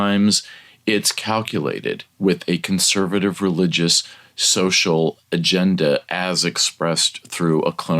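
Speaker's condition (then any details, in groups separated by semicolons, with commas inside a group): No condition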